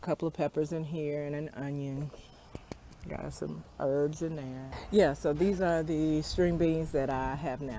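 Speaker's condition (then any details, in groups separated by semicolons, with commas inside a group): No condition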